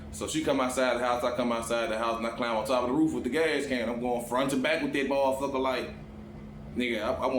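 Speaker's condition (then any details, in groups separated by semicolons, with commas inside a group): No condition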